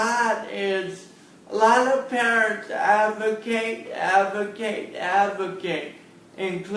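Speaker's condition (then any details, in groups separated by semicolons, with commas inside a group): Cerebral palsy; since birth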